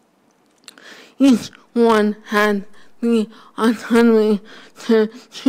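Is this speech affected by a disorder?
Yes: primary lateral sclerosis.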